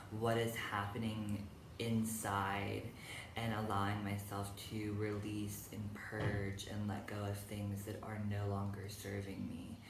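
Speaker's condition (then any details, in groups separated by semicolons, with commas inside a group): No condition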